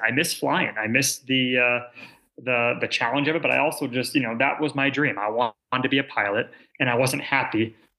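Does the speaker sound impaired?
No.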